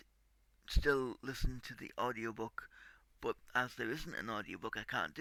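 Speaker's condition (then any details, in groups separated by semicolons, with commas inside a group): Cerebral palsy; tight muscles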